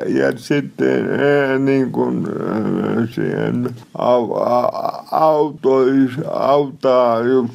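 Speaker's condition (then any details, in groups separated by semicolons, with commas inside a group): Cerebral palsy; somewhat unclear, self-described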